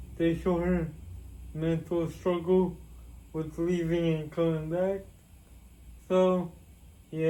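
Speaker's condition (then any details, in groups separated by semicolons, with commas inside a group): Cerebral palsy; with developmental delay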